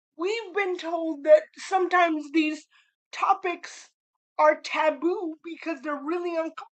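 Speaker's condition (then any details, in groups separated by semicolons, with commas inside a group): Cerebral palsy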